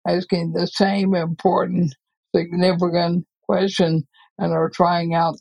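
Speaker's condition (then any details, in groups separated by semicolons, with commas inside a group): ALS; breathing affected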